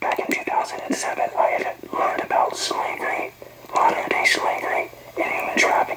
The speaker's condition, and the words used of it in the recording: Parkinson's disease. So if I didn't have the amplifier on, you wouldn't be able to hear me at all.